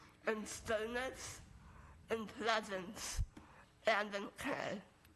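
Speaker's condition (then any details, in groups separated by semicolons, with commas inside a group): Moebius syndrome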